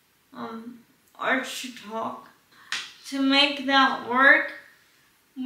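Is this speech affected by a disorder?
Yes: cerebral palsy.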